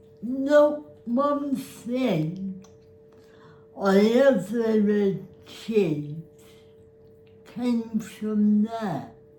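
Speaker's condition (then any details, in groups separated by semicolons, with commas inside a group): Cerebral palsy; spastic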